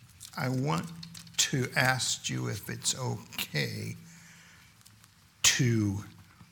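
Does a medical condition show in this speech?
Yes: stuttering; stuttering during sermon, deliberately slow speech; speaks slowly by necessity, stuttering can stop speech, takes slow breath, slightly changes voice; here prolonged sounds, blocks.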